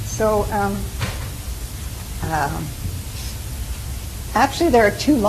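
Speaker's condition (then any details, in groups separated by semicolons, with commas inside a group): No condition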